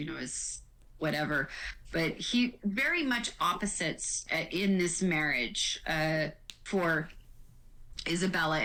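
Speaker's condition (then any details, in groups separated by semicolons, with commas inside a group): No condition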